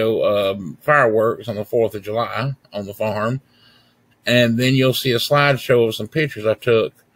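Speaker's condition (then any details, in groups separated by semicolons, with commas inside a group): No condition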